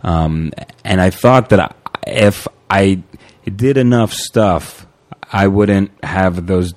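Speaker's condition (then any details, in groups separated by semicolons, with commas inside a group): Stuttering; past voluntary stuttering, disclosure and open stuttering, later trying to work on overt stuttering; still stutters at times, still has a hard time at times; earlier stuttered openly without modification tools; prolonged sounds, blocks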